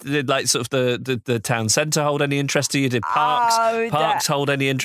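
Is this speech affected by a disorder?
No.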